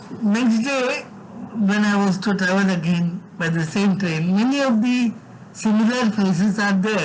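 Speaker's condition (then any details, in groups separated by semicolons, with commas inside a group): Severe cerebral palsy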